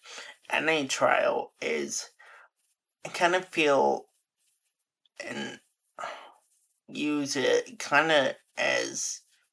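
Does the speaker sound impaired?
Yes: Friedreich's ataxia; progressive.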